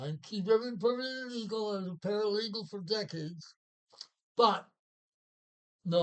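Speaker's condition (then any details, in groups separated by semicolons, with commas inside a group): Parkinson's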